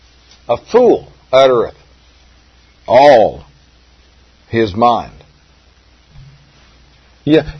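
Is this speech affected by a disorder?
No.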